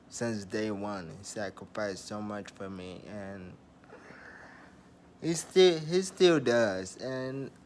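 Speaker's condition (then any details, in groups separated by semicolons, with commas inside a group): Traumatic brain injury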